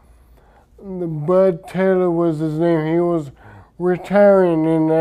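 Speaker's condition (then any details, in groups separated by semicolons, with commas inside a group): Traumatic brain injury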